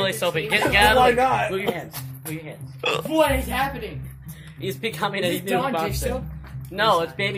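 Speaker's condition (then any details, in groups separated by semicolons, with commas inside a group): No condition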